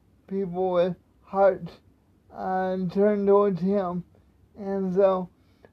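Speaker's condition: Cerebral palsy; speech not affected by disability

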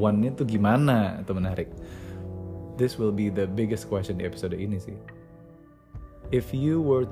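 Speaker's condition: No condition

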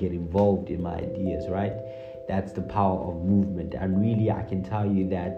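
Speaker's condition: No condition

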